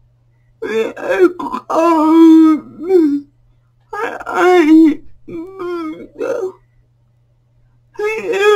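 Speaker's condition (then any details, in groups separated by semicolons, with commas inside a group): Cerebral palsy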